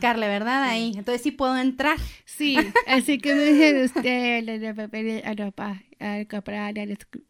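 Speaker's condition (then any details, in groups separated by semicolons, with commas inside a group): Down syndrome; 24 years old; often answers for her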